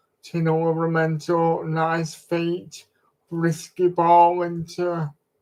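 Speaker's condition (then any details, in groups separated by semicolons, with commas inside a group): Cerebral palsy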